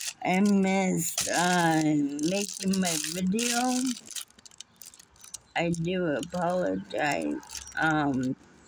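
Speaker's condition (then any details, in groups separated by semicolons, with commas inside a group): Muscular dystrophy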